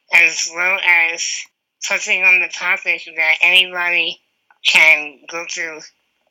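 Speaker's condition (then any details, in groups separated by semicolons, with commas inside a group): Spinal muscular atrophy; type 2, wheelchair user, diagnosed around 19 after two negative genetic tests, laminectomy for Spinraza access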